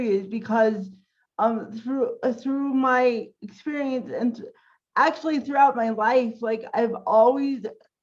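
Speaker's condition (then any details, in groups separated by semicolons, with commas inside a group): Cerebral palsy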